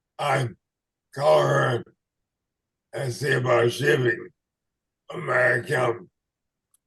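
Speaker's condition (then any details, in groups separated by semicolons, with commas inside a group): ALS/MND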